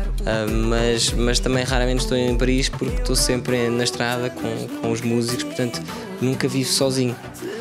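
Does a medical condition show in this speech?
No.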